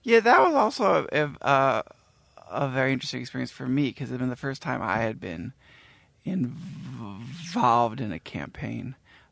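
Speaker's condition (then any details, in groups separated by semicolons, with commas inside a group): Stuttering; lifelong stutter, at times covert about stuttering, especially in childhood; cannot say Ben, difficulty with word-initial stop consonants like b, explosive sounds hard; prolonged sounds, blocks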